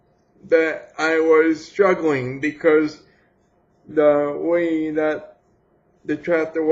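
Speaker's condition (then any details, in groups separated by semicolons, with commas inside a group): Cerebral palsy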